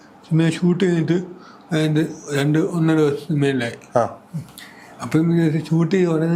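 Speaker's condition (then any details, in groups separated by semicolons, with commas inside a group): Cerebral palsy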